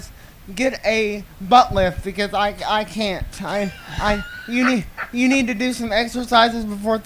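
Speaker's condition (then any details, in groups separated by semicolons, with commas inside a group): Cerebral palsy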